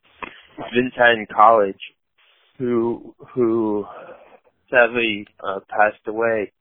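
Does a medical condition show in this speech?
Yes: cerebral palsy, mild; had speech therapy.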